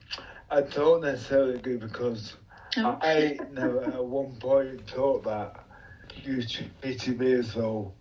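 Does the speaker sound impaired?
Yes: motor neuron disease; first physiotherapist Amy Parkes, occupational therapist help with gadgetry; followed by MND, respiratory and long-term ventilation teams at Preston.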